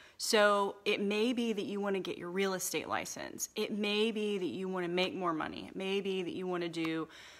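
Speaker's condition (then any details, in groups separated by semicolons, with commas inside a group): No condition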